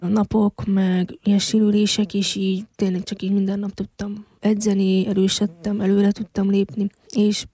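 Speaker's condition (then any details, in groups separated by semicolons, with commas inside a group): Hearing loss since infancy; congenital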